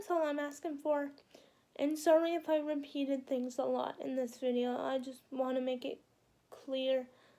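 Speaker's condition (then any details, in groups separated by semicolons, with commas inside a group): Quadriplegic cerebral palsy; spastic quadriplegic type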